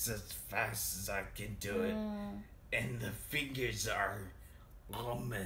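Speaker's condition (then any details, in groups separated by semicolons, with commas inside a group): Traumatic brain injury; speech difficulty from brain injury, throat pain when talking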